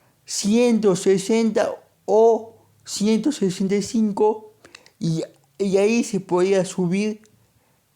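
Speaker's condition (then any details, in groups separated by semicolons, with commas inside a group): Cerebral palsy; monthly medication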